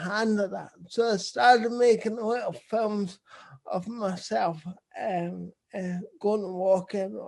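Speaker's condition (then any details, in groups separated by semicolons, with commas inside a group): Cerebral palsy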